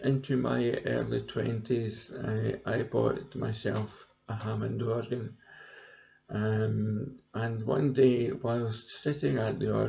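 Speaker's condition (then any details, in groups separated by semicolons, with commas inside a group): Cerebral palsy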